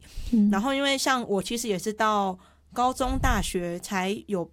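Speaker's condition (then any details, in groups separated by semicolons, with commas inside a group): Hearing impairment; hearing impairment since at least junior high, only hearing-impaired student there; clear articulation per host, self-reports sometimes slightly unclear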